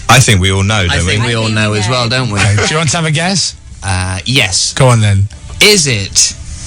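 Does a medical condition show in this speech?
No.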